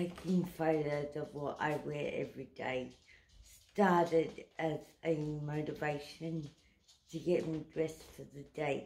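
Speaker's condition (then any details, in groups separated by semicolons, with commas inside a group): Cerebral palsy; uses wheelchair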